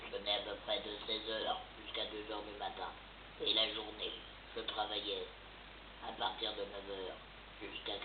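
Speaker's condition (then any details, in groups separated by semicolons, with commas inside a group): Total laryngectomy; laryngeal cancer, total laryngectomy, neck muscle removed; 15 months since laryngectomy, prior chemotherapy and radiotherapy; difficulty swallowing before diagnosis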